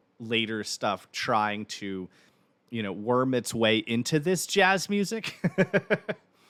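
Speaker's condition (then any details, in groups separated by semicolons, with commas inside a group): No condition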